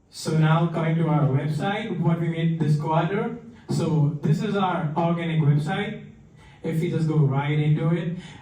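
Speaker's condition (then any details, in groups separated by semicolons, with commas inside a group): No condition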